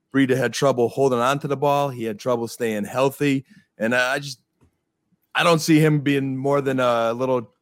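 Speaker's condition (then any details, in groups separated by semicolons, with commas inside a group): No condition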